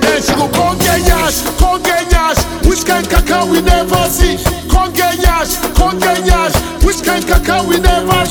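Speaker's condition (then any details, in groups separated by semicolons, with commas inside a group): No condition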